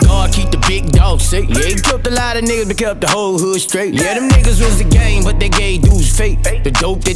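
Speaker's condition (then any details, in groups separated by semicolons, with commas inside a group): No condition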